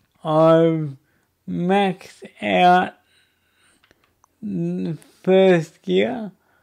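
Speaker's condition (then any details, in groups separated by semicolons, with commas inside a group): Cerebral palsy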